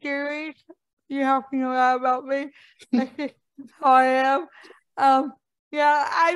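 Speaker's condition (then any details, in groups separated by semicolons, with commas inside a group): Cerebral palsy; impaired speech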